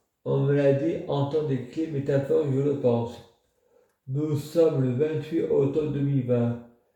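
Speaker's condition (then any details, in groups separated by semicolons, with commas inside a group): Multiple sclerosis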